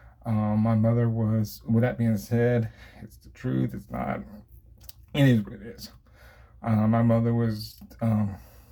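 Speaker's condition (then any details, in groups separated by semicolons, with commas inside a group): Cerebral palsy; from birth, affects motor skills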